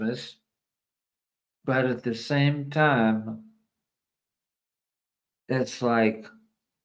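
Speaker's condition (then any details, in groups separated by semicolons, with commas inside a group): ALS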